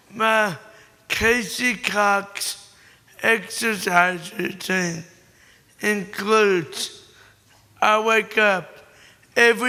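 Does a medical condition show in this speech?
Yes: cerebral palsy; born premature.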